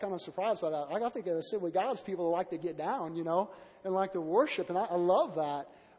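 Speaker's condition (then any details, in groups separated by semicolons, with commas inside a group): No condition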